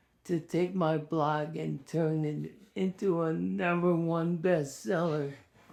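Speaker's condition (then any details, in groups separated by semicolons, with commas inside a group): ALS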